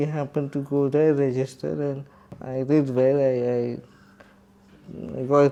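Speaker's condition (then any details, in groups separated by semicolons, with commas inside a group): Cerebral palsy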